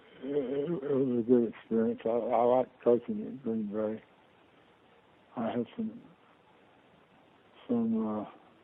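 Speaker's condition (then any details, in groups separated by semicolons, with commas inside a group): Parkinson's disease; diagnosed about two years ago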